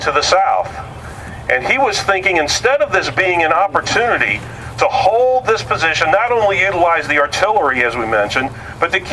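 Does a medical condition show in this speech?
No.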